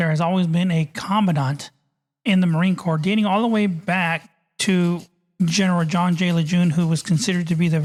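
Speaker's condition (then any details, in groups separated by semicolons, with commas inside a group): No condition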